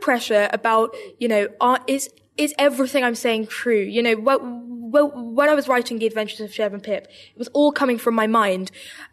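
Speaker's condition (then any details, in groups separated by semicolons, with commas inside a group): Stammer, severe; childhood onset, developed a couple of years after starting sweet business; really bad stammer at onset, could not talk about business then; repeated sounds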